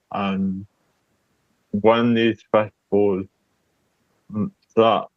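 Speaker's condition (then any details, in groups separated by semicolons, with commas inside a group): Cerebral palsy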